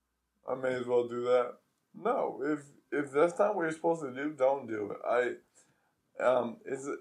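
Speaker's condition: ALS

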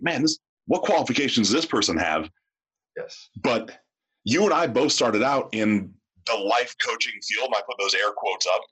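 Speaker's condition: No condition

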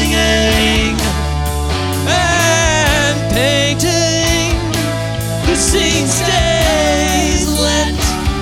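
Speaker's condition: No condition

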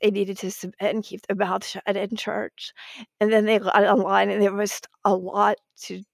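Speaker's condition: Spasmodic dysphonia; diagnosed after praying for normal voice, repeated Botox injections silenced voice

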